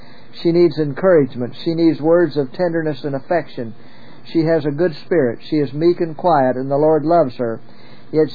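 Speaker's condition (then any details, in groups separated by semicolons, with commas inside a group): No condition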